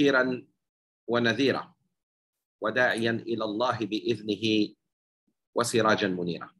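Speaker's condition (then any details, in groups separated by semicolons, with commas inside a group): No condition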